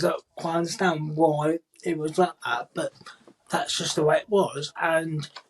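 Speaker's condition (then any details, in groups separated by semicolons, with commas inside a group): Cerebral palsy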